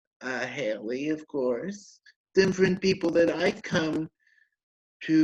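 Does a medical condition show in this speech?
Yes: cerebral palsy.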